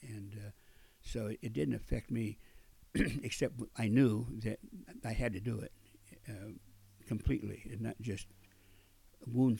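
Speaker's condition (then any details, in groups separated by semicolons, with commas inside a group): Stuttering after combat injury; acquired after combat injuries as marine, eye and internal injuries, four back operations, hip replacement; still not talking very well; stuttered almost 100% at first, could not be understood; prolonged sounds, blocks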